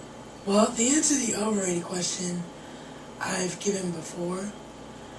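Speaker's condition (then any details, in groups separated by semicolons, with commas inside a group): Cerebral palsy; wheelchair bound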